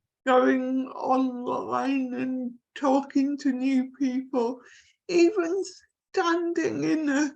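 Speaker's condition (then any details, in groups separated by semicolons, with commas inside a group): Cerebral palsy; from birth, affects limbs and neck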